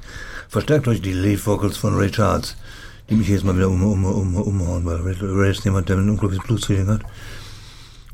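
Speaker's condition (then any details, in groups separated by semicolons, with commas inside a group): Parkinson's disease; gets attacks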